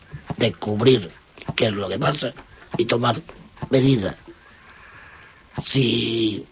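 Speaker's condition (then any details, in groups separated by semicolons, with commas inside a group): Total laryngectomy; total laryngectomy for cancer after late detection, cannula keeps stoma open; cancer follow-up with oncologist, ENT and nutritionist at Ramón Jiménez hospital; breathes through stoma, cannula needed or stoma closes and cannot breathe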